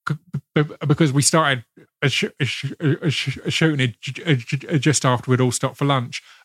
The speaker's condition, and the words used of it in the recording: Stuttering. And then they got to the edit and I stammer in it briefly.